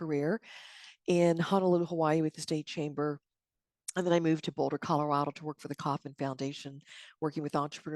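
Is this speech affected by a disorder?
No.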